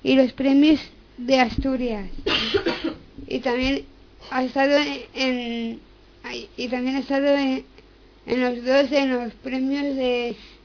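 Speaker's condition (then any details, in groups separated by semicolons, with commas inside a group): Down syndrome; member of Fundación Síndrome de Down de Madrid; reads news item aloud on live radio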